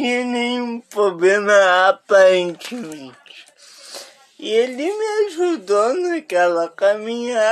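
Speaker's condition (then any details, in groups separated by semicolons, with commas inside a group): Paralysis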